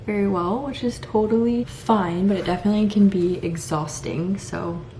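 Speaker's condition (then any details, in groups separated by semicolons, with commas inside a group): No condition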